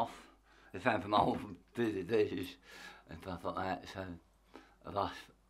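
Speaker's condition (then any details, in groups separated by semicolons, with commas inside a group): Tongue cancer; half tongue removed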